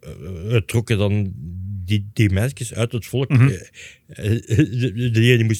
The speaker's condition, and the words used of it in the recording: Stuttering. En het voordeel is nu dat ik een beetje bekend ben, dat mensen weten dat ik stotter.